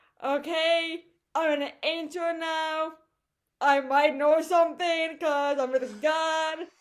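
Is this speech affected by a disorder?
Yes: cerebral palsy; voice affected.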